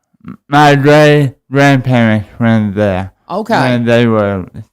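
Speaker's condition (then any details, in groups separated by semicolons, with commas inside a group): Cerebral palsy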